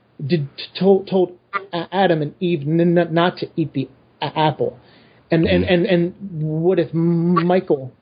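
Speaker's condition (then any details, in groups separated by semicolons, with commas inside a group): Stutter; noticeable enough that listeners might mistake it for audio problems; repeated sounds, repeated words, prolonged sounds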